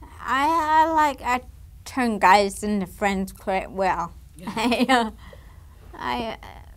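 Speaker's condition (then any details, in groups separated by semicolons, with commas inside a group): Damaged diaphragm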